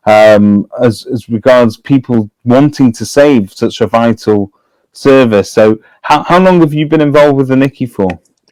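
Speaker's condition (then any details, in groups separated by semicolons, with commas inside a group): No condition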